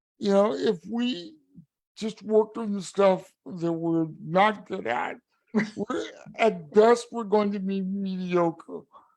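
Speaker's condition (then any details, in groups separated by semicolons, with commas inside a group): Cerebral palsy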